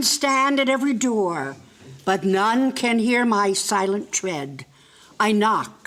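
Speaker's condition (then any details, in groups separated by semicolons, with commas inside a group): No condition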